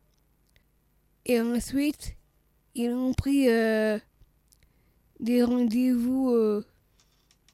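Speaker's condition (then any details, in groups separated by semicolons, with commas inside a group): Down syndrome (trisomy 21); age 39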